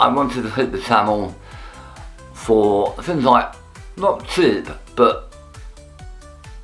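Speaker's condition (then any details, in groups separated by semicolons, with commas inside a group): Tongue cancer; half tongue removed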